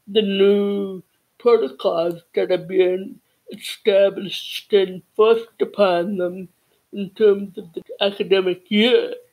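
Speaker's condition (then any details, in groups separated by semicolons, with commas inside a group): Cerebral palsy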